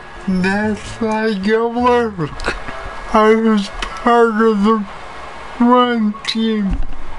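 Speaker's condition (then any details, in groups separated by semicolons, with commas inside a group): Cerebral palsy; wheelchair use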